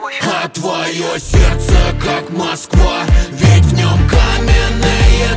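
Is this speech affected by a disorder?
No.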